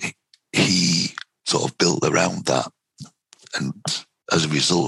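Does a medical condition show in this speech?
Yes: vocal cord cancer, head and neck cancer, right vocal cord; right vocal cord carcinoma, stage three, 50 mm tumour, onset about 51, debulked not excised, chemoradiotherapy; normal voice kept, earlier voice croaky, weak, vanishing, breathing restricted, night choking, difficult intubation.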